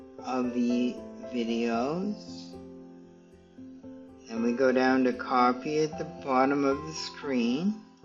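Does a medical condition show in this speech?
Yes: cerebral palsy; stiff muscles.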